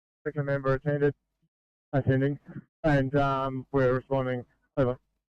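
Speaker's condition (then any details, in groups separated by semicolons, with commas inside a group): No condition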